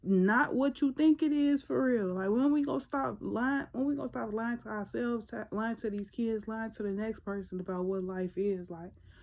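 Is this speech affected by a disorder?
No.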